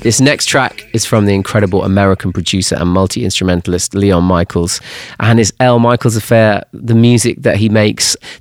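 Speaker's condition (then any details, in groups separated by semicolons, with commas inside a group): No condition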